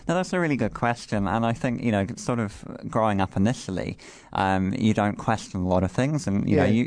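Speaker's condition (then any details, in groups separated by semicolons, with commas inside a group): Cleft lip and palate; congenital, lip and palate failed to join, bone graft at age 9, regular cleft clinic team reviews; host says speaks beautifully, cleft surgeon at age 12 doubted public speaking career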